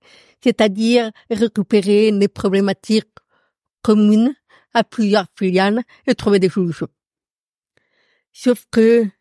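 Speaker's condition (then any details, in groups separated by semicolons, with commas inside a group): Profound congenital deafness; accent from deafness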